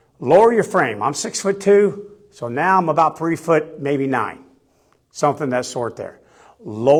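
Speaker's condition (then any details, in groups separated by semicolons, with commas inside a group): No condition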